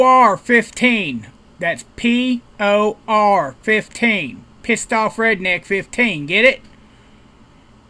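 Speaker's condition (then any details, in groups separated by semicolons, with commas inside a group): No condition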